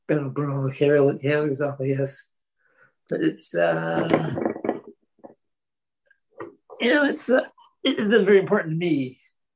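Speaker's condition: Parkinson's disease; speech affected by Parkinson's and DBS surgery

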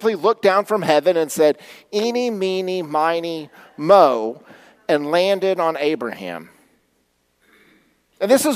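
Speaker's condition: No condition

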